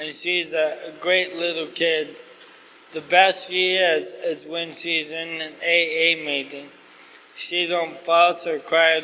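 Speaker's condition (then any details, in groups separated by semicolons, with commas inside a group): ALS; no medication, no therapies; asked to talk slower, clearer, losing voice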